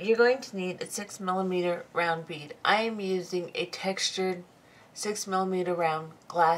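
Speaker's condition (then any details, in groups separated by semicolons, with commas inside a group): No condition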